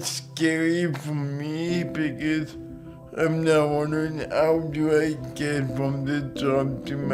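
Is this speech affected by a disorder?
Yes: cerebral palsy; physical disability.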